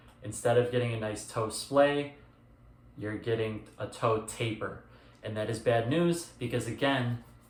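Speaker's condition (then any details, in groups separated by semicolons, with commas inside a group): No condition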